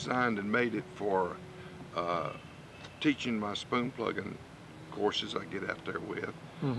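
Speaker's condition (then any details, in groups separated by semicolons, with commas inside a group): No condition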